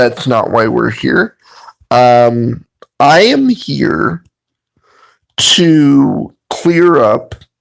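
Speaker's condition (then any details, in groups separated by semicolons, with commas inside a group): Cerebral palsy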